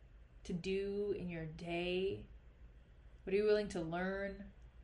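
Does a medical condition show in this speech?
No.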